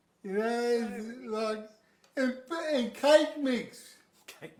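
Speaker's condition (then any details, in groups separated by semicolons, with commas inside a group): Cerebral palsy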